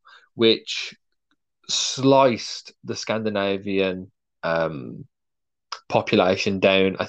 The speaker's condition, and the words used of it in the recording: Stuttering. Because what I'm saying is perfect and I'm second-guessing words when I'm saying them.